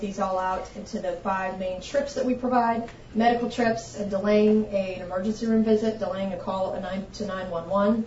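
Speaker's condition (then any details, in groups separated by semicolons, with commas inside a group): No condition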